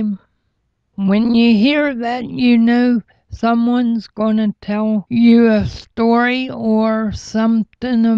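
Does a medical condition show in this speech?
Yes: cerebral palsy.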